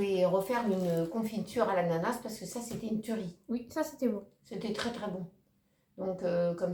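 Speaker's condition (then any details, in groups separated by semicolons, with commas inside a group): No condition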